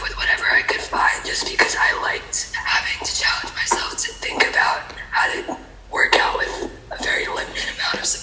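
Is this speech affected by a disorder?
Yes: laryngeal papillomatosis; scarred vocal cords cannot vibrate, altered voice, breathless on exertion as airway gradually blocks.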